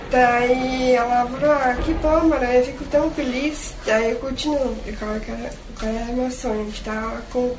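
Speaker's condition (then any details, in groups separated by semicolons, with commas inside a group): Down syndrome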